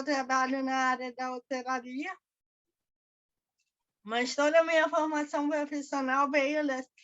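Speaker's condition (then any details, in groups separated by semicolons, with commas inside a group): Cerebral palsy; birth brain injury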